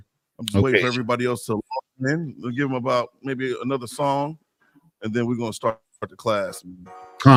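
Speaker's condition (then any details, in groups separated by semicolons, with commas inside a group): No condition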